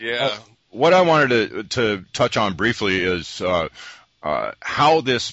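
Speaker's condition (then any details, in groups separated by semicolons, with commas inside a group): No condition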